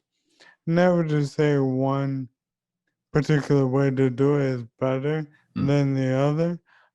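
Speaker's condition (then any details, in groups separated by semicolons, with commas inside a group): ALS; leg onset, speech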